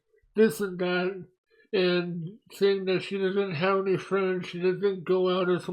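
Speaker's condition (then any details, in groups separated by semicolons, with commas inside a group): Mobius syndrome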